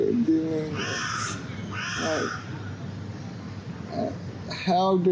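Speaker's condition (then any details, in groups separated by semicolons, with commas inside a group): Cerebral palsy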